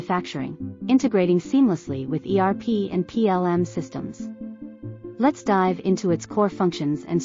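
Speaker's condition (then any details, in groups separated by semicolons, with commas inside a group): No condition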